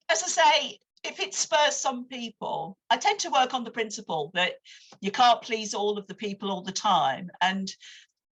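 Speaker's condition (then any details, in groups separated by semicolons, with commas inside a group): No condition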